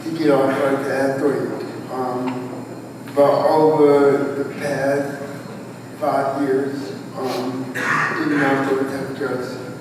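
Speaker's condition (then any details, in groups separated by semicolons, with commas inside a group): Cerebral palsy, spastic quadriplegia; all four limbs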